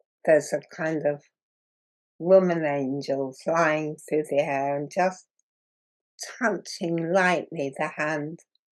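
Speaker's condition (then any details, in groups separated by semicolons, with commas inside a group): Muscular dystrophy; progressive muscle wasting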